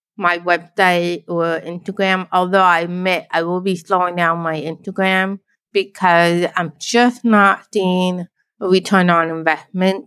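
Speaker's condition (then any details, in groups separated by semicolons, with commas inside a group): Deafblind, born deaf; about 40 degree visual field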